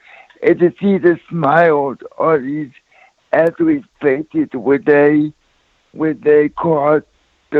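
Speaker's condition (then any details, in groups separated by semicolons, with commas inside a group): Cerebral palsy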